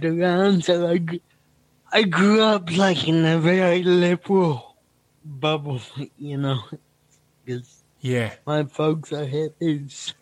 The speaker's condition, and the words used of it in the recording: Cerebral palsy. I I think I'm kind of picking up your stammer.